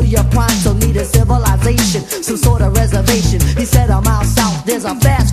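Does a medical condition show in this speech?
No.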